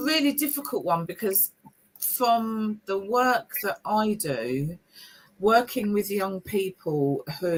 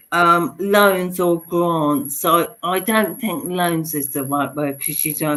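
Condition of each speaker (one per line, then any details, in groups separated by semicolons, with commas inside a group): No condition
Motor neurone disease; bulbar onset, mouth, speech and swallowing, feeding tube; slowly progressing, still mobile, very tired; voice most affected, no vocal power, swallowing and eating affected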